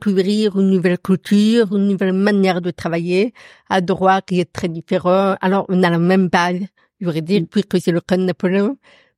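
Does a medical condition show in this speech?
Yes: profound congenital deafness; workplace accommodation enabling phone calls, written transcription of meetings.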